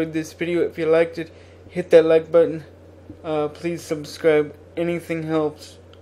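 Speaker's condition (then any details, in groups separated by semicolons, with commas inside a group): Cerebral palsy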